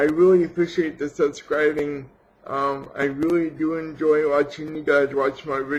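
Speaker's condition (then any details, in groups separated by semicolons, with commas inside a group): Cerebral palsy; has had surgery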